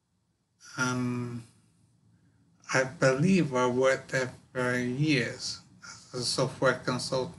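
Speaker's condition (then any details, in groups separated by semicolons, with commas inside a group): Brain injury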